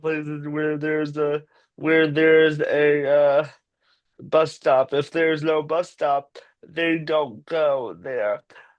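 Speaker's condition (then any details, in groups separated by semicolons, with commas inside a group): Cerebral palsy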